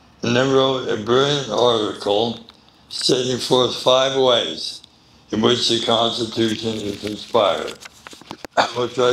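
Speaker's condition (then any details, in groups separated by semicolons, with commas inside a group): Medical condition affecting speech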